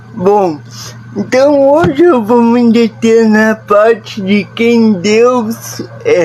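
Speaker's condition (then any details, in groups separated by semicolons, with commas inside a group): Paralysis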